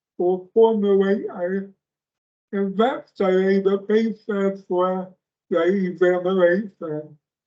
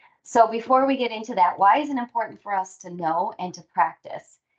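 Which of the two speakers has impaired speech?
The first: speech impairment; speech impairment, relies on slides.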